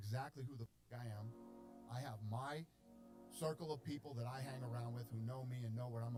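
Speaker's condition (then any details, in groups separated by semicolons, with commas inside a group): No condition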